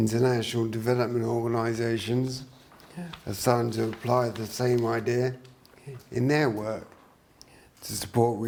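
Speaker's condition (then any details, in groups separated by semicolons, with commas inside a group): Traumatic brain injury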